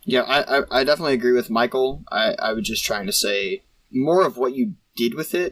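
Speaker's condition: No condition

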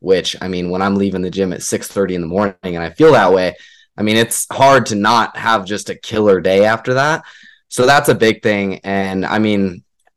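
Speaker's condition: No condition

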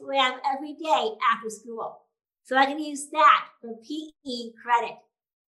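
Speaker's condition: Down syndrome

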